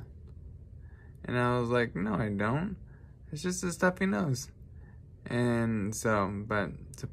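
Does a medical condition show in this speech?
Yes: traumatic brain injury.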